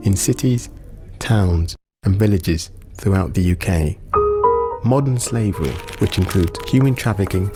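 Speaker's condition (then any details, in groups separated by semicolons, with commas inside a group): No condition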